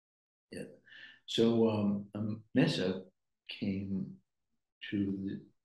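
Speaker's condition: Aphasia after stroke; severe stroke during procedure, paralysis, unable to speak, Murrah Silverman, aphasia center, Moss Rehab, voice lessons; around a decade after stroke, speaks again, says okay now, CrossFit at Rhapsody speeding speech; initially no speech, soft voice, lacked breath and volume, practiced vanilla milkshake, speech slow but speeding

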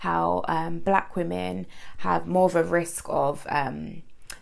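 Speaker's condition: No condition

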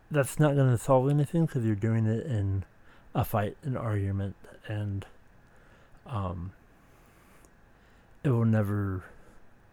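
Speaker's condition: Speech impediment

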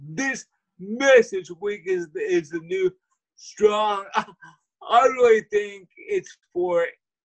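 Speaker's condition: Cerebral palsy; wheelchair user; speech impediment

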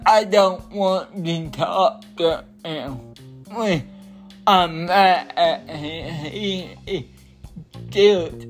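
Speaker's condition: Cerebral palsy

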